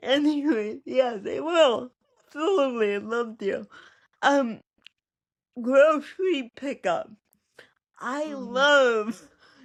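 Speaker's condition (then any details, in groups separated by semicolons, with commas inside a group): Cerebral palsy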